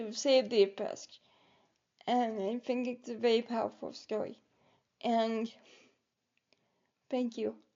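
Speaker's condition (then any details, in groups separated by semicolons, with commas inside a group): Cerebral palsy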